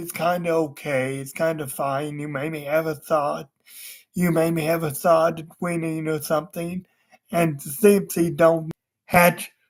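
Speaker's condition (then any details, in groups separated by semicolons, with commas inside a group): Cerebral palsy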